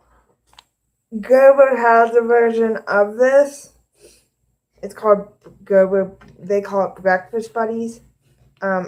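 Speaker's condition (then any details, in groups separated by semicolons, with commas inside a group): Cerebral palsy; both hands affected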